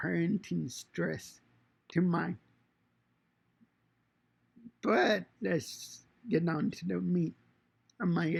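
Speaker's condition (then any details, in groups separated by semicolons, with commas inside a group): Cerebral palsy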